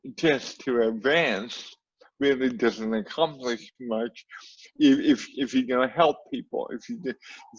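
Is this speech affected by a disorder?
Yes: cerebral palsy.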